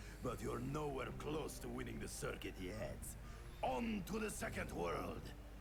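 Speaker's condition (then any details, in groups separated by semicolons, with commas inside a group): No condition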